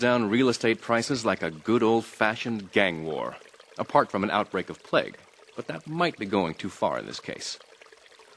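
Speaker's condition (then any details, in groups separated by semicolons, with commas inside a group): No condition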